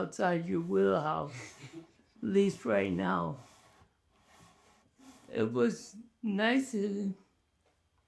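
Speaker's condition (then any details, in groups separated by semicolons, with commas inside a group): ALS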